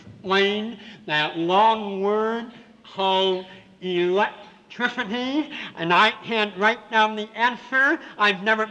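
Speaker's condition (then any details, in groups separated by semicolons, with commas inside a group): Severe cleft palate with lisp; many corrective surgeries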